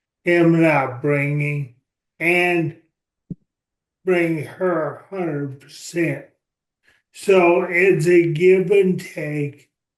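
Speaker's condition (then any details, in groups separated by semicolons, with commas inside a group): ALS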